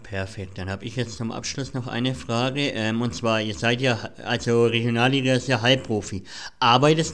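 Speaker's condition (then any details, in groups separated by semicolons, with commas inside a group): Cleft palate; cleft palate present since childhood, speech impediment; voice may audibly show the cleft, says by the norm listeners would find podcasting unlistenable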